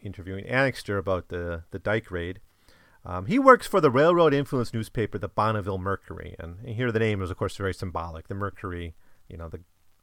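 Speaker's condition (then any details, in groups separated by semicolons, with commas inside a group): No condition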